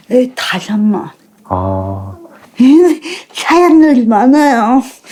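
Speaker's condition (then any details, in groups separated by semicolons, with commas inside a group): Cerebral palsy; sudden onset about one year ago, difficulty with self-care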